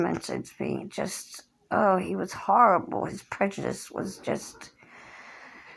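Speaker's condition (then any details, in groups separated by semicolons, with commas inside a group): Cerebral palsy; since birth, hand tremors; age 57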